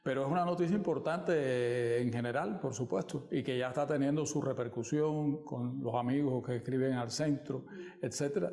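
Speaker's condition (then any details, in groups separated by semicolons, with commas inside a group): No condition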